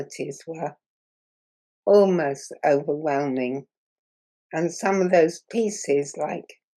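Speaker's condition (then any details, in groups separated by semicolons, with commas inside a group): Muscular dystrophy; progressive muscle wasting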